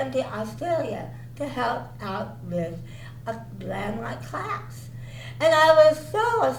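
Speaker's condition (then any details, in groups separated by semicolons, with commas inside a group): Cerebral palsy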